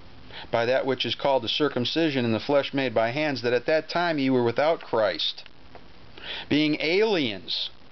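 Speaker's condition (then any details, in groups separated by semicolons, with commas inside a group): No condition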